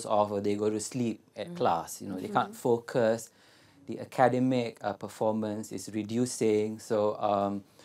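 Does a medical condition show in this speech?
No.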